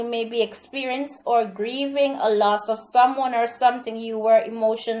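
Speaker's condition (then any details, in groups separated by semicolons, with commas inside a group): No condition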